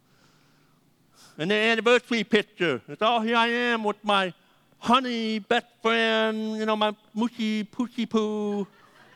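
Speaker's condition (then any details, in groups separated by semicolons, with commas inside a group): Deafness; hard time hearing phone callers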